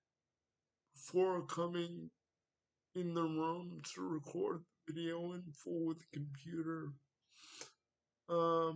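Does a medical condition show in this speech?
Yes: cerebral palsy.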